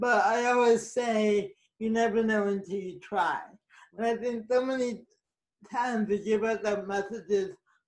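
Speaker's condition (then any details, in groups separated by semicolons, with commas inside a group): Cerebral palsy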